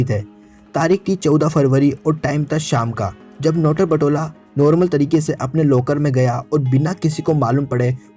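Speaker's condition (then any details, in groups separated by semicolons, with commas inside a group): No condition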